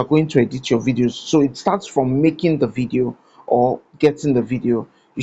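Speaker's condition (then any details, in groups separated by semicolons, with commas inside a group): No condition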